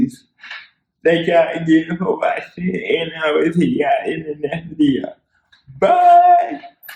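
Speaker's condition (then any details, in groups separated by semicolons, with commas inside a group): Cerebral palsy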